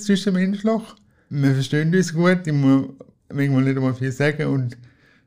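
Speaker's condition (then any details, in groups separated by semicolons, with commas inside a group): Cerebral palsy; wheelchair user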